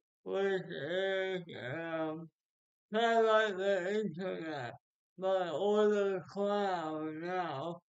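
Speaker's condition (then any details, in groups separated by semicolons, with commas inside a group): Speech impairment after birth surgery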